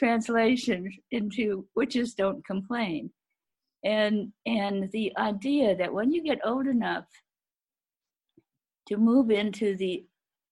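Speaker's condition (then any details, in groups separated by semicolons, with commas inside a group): No condition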